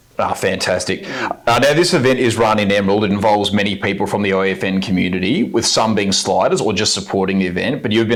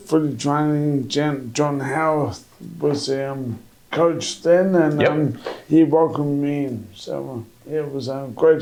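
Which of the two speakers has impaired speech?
The second: MND; about 8.5 years since diagnosis, trial drug slowing progression.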